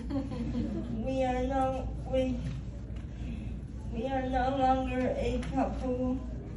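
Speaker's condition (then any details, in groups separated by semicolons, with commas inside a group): Cerebral palsy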